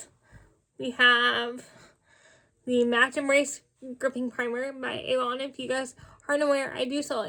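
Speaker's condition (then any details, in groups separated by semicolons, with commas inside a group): Cerebral palsy, spastic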